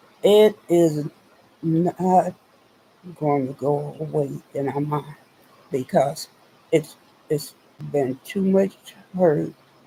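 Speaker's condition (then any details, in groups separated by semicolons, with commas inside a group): Spinal neurosarcoidosis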